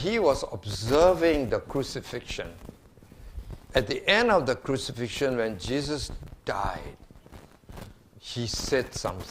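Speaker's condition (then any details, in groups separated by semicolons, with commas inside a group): No condition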